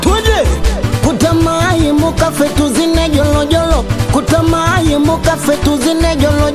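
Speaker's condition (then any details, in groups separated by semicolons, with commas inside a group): No condition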